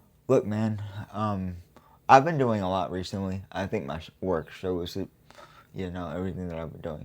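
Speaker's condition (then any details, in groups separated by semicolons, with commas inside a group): Cerebral palsy; quadriplegic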